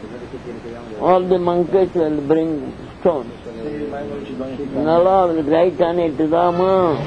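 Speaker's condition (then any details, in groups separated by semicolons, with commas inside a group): Deafness; cannot hear audience questions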